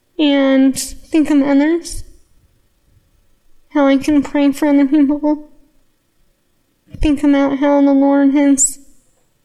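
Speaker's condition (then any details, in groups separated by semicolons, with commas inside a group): Muscular dystrophy; Desmin myofibrillar myopathy, slow progressive muscle wasting, began with frequent falls, weight loss, weak arms, pacemaker; 10 to 12 years since diagnosis, full-time wheelchair, night respirator, likely full-time respirator later, daily help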